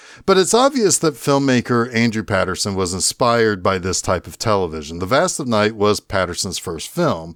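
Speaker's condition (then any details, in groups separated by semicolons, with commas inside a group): No condition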